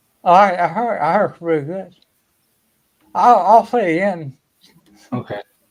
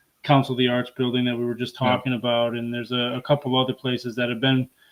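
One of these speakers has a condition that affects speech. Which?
The first: ataxia; brain lesion, affects walking and balance; may slur speech, may sound drunk.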